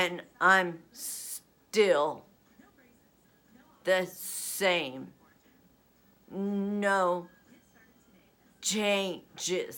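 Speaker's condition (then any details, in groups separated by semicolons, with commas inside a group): Essential tremor; voice, progressive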